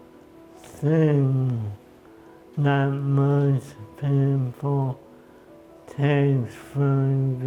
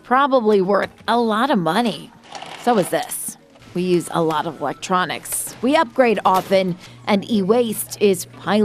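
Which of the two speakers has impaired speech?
The first: ALS; brain-computer interface implant surgery; 10 years since diagnosis, severe upper body impairment; speech severely impacted, controls devices by brain activity.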